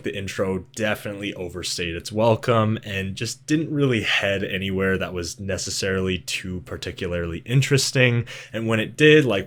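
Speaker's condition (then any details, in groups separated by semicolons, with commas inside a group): No condition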